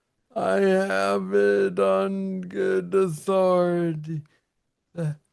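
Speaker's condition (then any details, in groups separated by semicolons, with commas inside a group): Parkinson's disease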